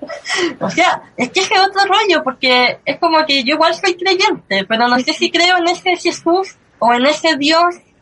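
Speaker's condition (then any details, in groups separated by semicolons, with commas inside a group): Cleft lip and palate; since early childhood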